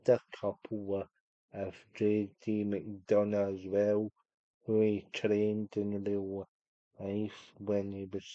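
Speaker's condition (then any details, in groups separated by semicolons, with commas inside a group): Cerebral palsy; unable to walk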